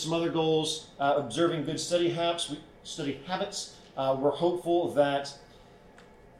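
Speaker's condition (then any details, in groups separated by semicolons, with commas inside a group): No condition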